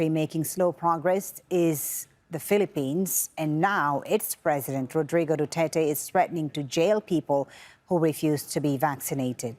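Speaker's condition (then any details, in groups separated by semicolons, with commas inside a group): No condition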